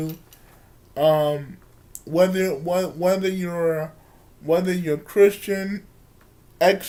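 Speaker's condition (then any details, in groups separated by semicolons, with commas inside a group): Cerebral palsy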